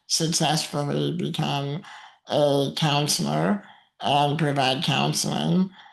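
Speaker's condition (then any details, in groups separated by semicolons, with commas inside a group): Muscular dystrophy; uses wheelchair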